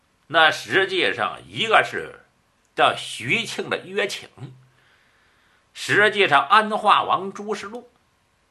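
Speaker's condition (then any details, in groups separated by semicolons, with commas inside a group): No condition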